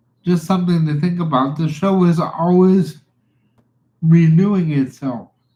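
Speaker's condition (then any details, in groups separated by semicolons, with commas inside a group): Cerebral palsy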